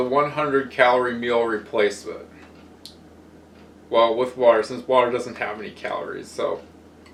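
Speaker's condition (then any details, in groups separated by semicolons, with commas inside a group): No condition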